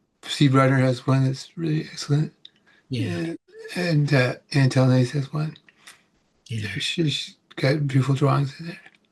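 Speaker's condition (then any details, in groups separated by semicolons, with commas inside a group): Parkinson's; about 18 years since onset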